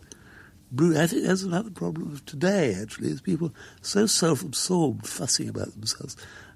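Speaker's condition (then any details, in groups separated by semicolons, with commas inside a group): Muscular dystrophy; progressive, wheelchair user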